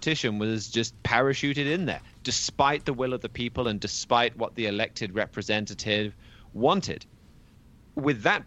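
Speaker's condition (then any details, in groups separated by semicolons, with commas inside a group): No condition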